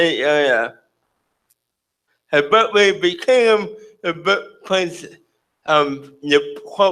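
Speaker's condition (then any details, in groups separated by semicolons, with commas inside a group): Cerebral palsy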